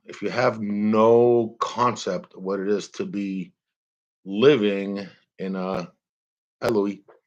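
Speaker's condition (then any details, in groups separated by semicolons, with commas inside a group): No condition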